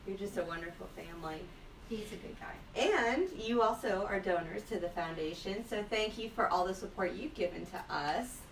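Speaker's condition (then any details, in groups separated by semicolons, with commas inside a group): No condition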